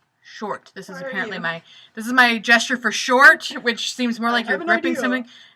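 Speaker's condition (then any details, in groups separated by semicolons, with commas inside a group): No condition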